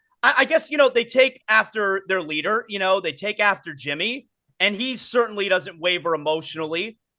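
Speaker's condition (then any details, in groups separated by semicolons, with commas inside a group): No condition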